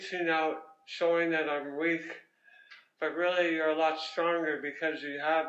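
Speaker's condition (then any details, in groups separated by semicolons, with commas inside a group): Head and neck cancer; relearned swallowing and speaking twice, feeding tube twice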